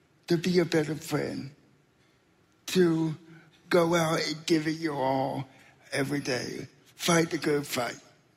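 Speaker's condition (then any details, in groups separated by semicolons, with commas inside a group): Spastic quadriplegic cerebral palsy; neurological muscle stiffness limiting arm and leg mobility, diagnosed at 6 months, wheelchair user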